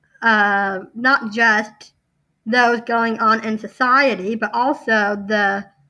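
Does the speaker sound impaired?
Yes: Down syndrome; congenital, since birth.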